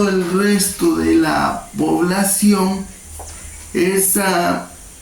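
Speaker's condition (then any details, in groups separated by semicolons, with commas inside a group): Cerebral palsy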